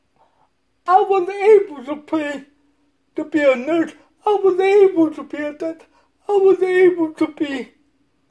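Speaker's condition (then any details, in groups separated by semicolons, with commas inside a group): Cerebral palsy; from birth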